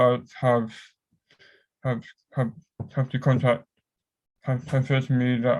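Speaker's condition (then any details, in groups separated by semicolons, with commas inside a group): Cerebral palsy; affects whole body; cramps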